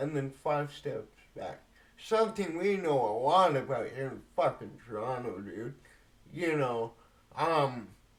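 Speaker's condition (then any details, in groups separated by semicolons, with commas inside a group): Cerebral palsy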